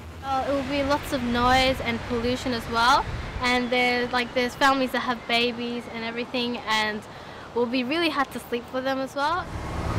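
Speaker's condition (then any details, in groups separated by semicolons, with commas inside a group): No condition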